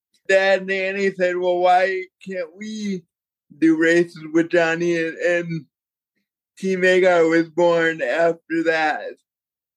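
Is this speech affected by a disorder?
Yes: cerebral palsy; from birth, born prematurely at 3 pounds 7 ounces, father Jeff propels him through swim, bike, run; consistent workouts to manage condition.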